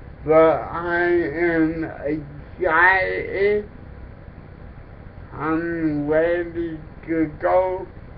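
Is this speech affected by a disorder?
Yes: cerebral palsy; affects speech, talks differently.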